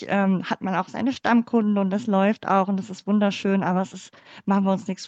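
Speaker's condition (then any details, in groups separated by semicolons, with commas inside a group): Cleft palate; congenital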